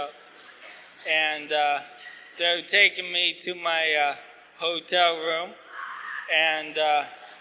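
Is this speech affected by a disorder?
Yes: ALS.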